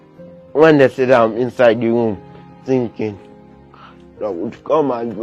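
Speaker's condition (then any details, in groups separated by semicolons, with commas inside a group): Cerebral palsy; limits movement and coordination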